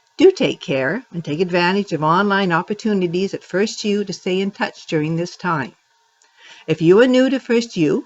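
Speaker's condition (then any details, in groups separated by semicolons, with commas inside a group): No condition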